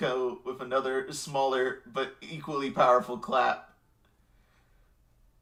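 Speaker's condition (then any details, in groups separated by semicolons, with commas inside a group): No condition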